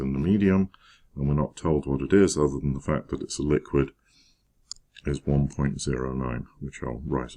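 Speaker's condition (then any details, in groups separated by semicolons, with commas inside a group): No condition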